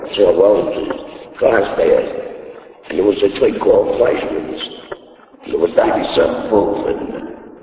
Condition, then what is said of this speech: Laryngectomy. So I got, when I got an operation, they took my voice box out. And I'm still talking, that's amazing.